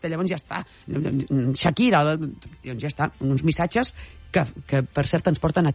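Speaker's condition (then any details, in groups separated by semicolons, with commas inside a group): No condition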